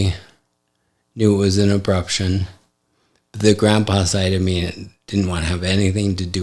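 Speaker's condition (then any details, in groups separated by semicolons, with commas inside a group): ALS; affects hand function; recently diagnosed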